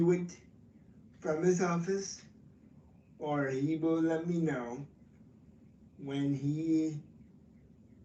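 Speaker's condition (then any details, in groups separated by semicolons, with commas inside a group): Cerebral palsy; from birth, affects legs; limited hand use, voice-controlled assistive technology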